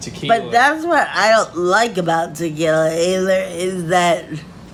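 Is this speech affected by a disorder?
Yes: Friedreich ataxia, severe.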